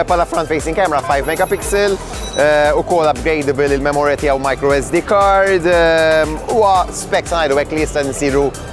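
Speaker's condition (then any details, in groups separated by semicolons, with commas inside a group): No condition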